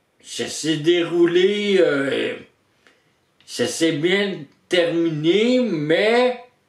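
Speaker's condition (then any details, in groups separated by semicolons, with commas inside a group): Traumatic brain injury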